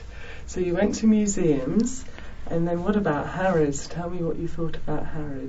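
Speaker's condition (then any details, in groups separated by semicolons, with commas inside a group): No condition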